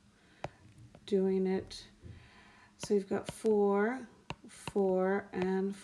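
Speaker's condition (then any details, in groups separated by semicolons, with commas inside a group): No condition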